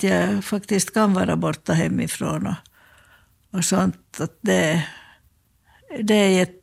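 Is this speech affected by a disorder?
Yes: Parkinson's disease; slightly shaky, very clumsy fumbling hands; hands too clumsy for fine ceramic work, makes only small bowls.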